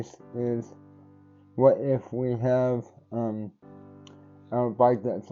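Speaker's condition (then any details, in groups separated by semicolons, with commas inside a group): Cerebral palsy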